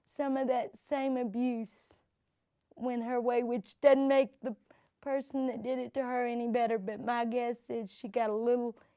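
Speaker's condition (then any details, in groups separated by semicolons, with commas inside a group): Cerebral palsy; from birth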